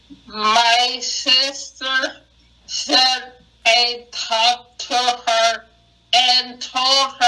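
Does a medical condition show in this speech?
Yes: acquired brain injury; cannot talk as before.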